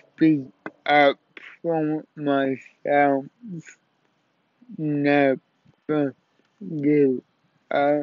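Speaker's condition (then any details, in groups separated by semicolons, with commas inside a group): Cerebral palsy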